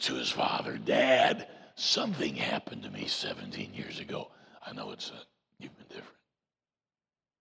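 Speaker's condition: Voice box removal needed; vocal cord cancer

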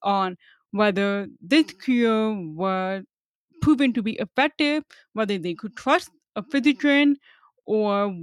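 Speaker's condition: Hearing loss; newer hearing aid not self-adjustable, limited digital hearing aid options, audiologist suggested cochlear implant

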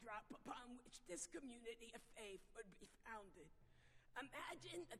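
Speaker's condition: Vocal dysphonia; not painful

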